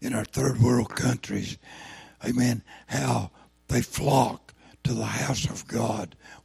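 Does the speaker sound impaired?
Yes: throat cancer, lost vocal cord; tumor grew from just over one to two inches in about two months, ate away vocal cord; kept trying to preach with no voice.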